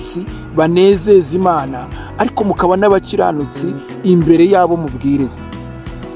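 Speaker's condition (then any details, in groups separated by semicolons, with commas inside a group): No condition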